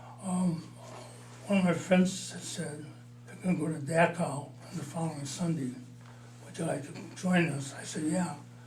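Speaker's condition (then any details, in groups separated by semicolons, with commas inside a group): Parkinson's disease, mild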